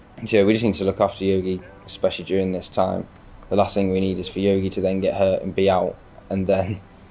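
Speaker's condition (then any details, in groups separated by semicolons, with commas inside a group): No condition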